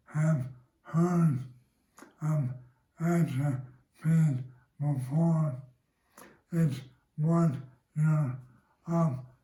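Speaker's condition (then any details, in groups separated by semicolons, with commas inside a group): ALS; pseudobulbar affect, amitriptyline for saliva, atropine drops earlier; excess saliva, pauses, slower less clear speech, can swallow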